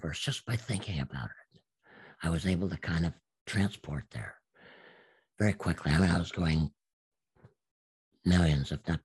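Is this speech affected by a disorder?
Yes: absent vocal cords; still practices speaking.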